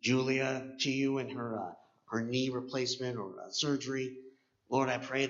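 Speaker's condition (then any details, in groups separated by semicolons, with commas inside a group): Cleft palate; congenital cleft palate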